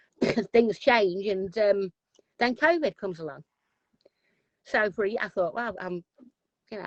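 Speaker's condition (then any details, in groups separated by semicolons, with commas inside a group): No condition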